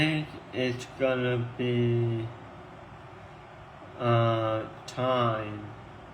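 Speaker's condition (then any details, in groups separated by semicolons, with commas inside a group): Tongue cancer surgery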